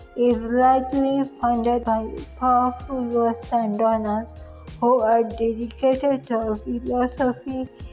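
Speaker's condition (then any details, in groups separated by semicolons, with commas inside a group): Cerebral palsy; from birth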